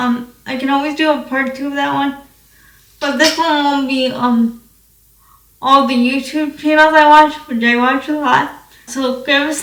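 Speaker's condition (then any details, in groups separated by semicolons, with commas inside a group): Cerebral palsy, spastic quadriplegic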